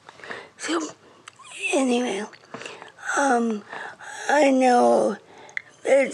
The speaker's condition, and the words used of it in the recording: Cerebral palsy. Again, I'm gonna let it read because my reading is really slow and I don't want my speech to get in the way of God's words.